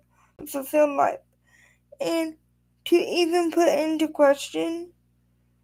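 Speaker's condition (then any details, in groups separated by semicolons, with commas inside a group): Quadriplegic spastic cerebral palsy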